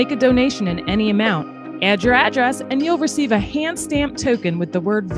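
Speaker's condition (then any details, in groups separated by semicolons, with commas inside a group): No condition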